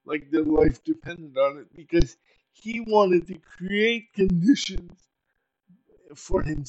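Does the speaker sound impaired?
Yes: cerebral palsy; uses power wheelchair.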